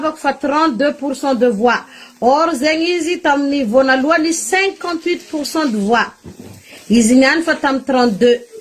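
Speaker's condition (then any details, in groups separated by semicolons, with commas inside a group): No condition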